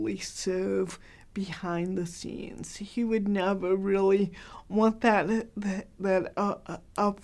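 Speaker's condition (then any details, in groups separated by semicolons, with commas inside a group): Cerebral palsy, mild; hard to understand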